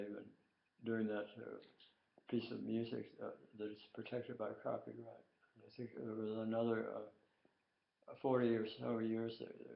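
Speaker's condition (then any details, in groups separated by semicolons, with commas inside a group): Tongue cancer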